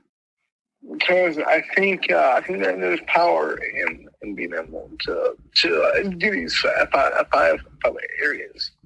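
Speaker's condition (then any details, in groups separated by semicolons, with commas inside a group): Mild cerebral palsy; speech impediment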